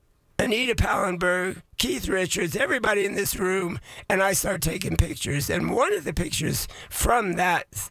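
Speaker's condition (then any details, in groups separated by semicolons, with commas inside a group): Voice changed after vocal cord surgery; may sound less clear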